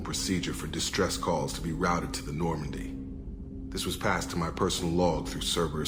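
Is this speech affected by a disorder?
No.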